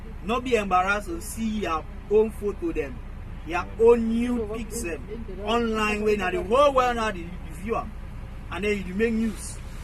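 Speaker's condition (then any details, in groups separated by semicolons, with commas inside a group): No condition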